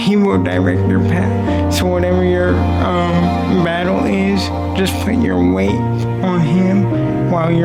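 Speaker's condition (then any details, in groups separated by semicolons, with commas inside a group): Cerebral palsy; affects limb and muscle movement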